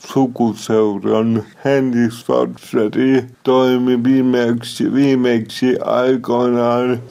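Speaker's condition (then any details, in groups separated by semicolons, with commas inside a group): Cerebral palsy; somewhat unclear, self-described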